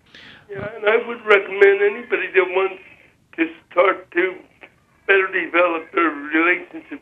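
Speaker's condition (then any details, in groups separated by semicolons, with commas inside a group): Spastic cerebral palsy; lifelong wheelchair use, now power chair for mobility; finger spasticity makes rosary beads hard to use, uses scripture rosary instead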